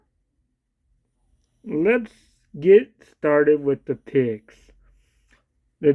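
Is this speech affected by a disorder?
Yes: cerebral palsy.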